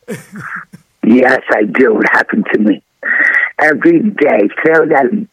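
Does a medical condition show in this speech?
Yes: throat cancer surgery; tumor found by throat specialist at Columbia Presbyterian, first thought strep throat, several surgeries; after long recovery; trouble swallowing and breathing before diagnosis.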